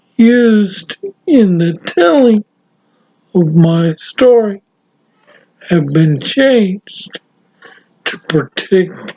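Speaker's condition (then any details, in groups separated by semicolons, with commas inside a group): Severe traumatic brain injury; severe, caused by car wreck; 21 years since injury, 11 months outpatient therapy, recovered well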